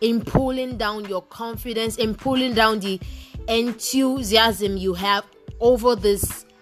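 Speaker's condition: No condition

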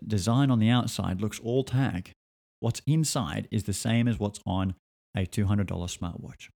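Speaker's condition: No condition

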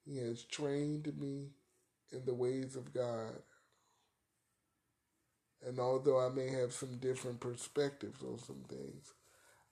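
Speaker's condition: Cerebral palsy; arthritis

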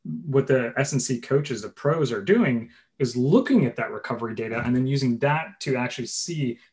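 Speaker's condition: No condition

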